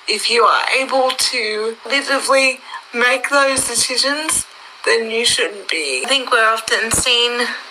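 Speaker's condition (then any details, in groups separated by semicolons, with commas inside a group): Cerebral palsy; present since childhood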